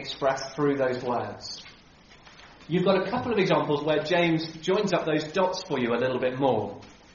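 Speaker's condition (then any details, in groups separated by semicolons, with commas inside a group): No condition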